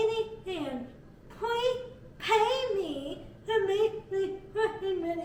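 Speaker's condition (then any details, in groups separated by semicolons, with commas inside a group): Cerebral palsy, spastic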